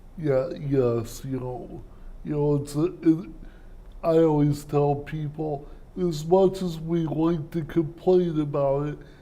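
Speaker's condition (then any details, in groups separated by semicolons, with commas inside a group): Cerebral palsy; speech impairment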